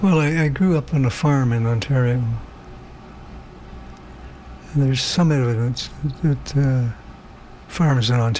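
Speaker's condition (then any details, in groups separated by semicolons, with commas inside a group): Parkinson's disease; loss of sense of smell, suspected exposure growing up on Ontario farm; slow speech, word-finding difficulty, loses thread, trouble finishing phrases, harder to hear recently, avoids hard words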